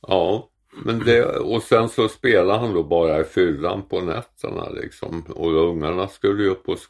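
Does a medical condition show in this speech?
Yes: tongue cancer; like a wound.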